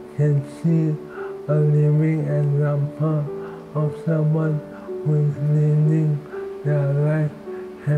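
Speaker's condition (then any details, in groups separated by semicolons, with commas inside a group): ALS; progressive motor neuron disease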